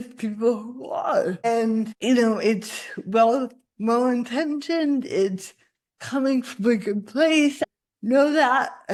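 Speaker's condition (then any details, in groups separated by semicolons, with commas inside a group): Cerebral palsy; spasticity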